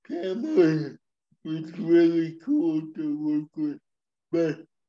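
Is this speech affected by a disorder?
Yes: speech impairment; speech not perfect.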